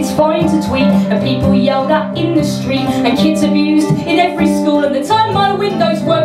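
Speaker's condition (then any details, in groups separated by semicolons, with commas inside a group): No condition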